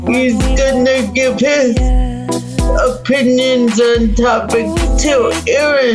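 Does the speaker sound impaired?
Yes: cerebral palsy; spastic quadriplegia, mainly affects legs, spastic fibers in most muscles throughout body, not overpowering; 41 years old; neck muscles still coordinate for speech, can still speak.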